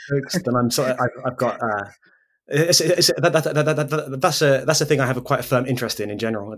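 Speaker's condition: Stutter; makes recording podcasts difficult, still runs own podcast; repeated sounds, repeated words

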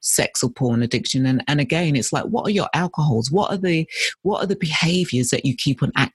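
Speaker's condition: No condition

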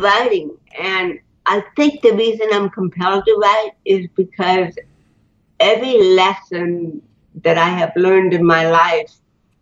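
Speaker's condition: Cerebral palsy; botox

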